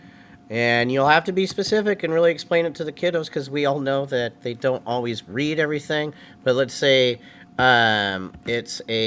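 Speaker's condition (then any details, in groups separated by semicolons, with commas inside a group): No condition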